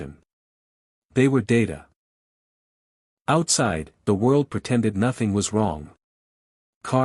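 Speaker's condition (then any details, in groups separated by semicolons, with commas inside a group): No condition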